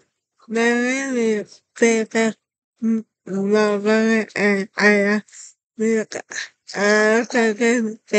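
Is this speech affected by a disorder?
Yes: cerebral palsy.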